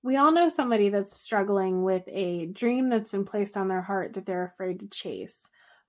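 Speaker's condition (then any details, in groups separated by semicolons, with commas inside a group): No condition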